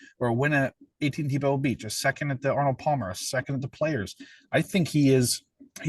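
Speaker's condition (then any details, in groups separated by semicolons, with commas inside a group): No condition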